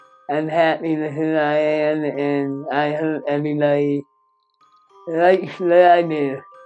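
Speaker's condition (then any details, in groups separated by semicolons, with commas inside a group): Moebius syndrome; severe nerve damage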